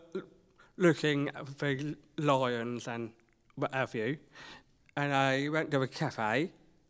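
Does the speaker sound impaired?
Yes: Down syndrome.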